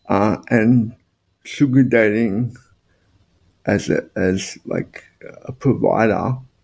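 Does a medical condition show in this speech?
Yes: spastic quadriplegic cerebral palsy; all four limbs affected.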